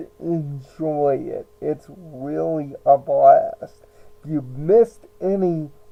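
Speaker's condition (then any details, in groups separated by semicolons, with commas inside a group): Cerebral palsy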